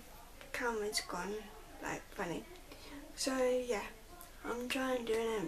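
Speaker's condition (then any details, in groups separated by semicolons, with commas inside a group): Cerebral palsy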